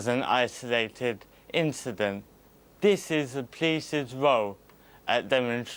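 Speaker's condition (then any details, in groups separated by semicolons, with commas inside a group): Cerebral palsy; uses wheelchair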